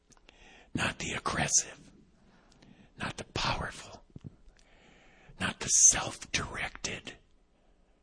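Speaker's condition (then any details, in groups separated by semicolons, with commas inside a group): Vocal cord paralysis, unilateral; voice not yet back, audibly affected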